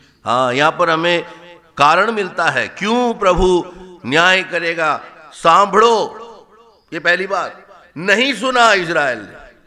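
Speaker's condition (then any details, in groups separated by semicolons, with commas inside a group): No condition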